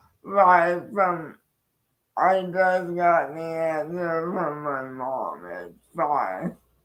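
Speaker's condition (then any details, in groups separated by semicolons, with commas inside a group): Cerebral palsy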